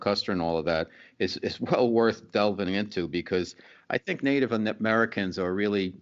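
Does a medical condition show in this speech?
No.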